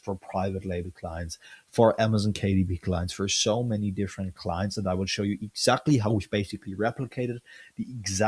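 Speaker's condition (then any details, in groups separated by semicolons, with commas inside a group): No condition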